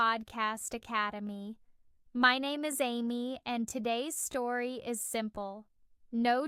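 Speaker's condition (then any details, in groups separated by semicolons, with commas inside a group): No condition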